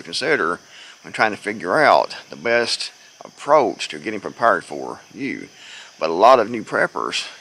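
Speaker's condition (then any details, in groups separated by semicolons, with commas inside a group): No condition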